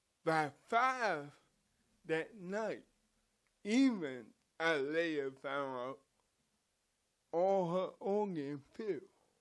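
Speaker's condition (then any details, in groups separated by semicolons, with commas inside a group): Cerebral palsy; from birth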